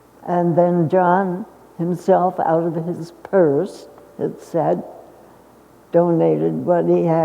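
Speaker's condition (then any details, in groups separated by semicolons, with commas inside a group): Essential tremor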